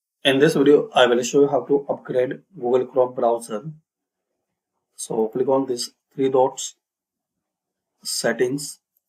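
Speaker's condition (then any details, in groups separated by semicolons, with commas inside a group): No condition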